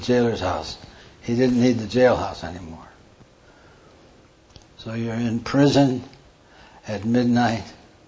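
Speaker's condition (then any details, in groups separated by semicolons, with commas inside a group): Parkinson's; hand tremor during talk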